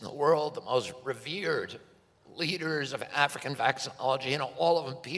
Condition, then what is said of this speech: Dystonia. In 1996, I lost that voice and I got a disease that's a neurological disorder called spasmodic dystonia.